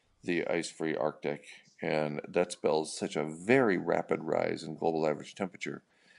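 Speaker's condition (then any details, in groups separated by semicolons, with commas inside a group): No condition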